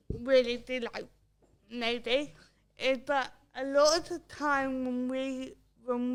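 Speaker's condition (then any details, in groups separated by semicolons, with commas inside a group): Cerebral palsy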